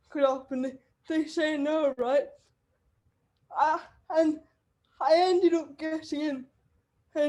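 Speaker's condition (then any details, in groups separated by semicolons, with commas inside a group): Cerebral palsy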